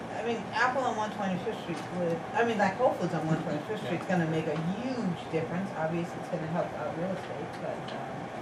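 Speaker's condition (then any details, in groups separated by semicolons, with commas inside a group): No condition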